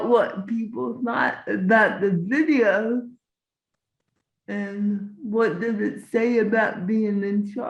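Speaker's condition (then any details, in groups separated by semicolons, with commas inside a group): Cerebral palsy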